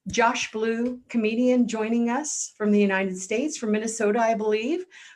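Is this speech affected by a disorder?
No.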